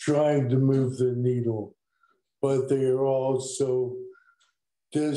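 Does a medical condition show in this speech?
Yes: ALS.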